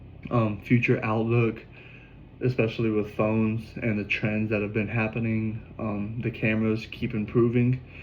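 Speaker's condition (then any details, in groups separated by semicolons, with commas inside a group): No condition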